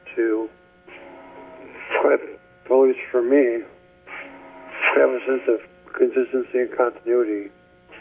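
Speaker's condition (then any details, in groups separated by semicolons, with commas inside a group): ALS; first symptom twitches in chest, specialist took six to eight months to diagnose, almost six years since diagnosis; speech getting worse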